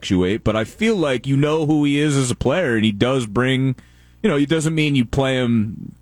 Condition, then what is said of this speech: None; typical speech.